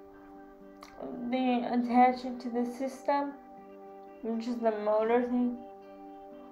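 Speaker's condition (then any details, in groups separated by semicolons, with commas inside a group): Cerebral palsy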